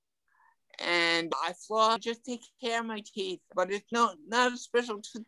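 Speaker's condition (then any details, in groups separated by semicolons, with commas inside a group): Ataxic cerebral palsy; mild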